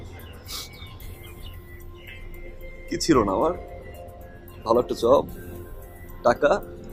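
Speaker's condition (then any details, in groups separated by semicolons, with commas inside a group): No condition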